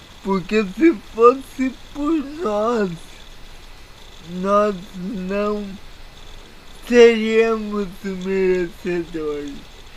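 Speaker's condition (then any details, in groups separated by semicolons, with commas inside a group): Paralysis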